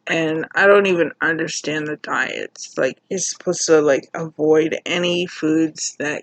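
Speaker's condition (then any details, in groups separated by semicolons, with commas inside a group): Cerebral palsy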